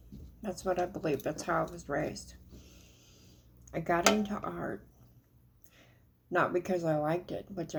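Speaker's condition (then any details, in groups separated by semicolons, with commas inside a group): Cerebral palsy; speech noticeably atypical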